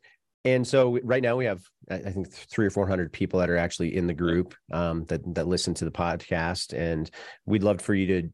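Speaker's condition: No condition

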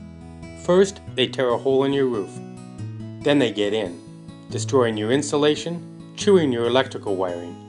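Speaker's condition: No condition

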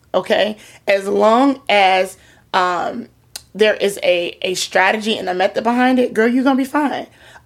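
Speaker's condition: No condition

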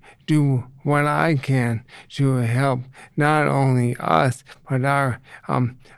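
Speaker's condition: ALS; reduced ability to get around

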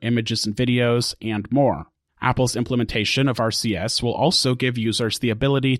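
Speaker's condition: No condition

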